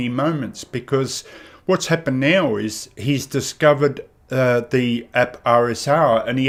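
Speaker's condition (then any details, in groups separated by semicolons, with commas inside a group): No condition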